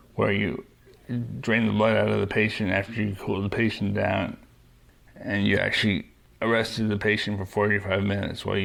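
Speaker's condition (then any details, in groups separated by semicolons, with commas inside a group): Young onset Parkinson's disease; young onset, hereditary LRRK2, deep brain stimulator implanted; diagnosed at 38, deep brain stimulation and medication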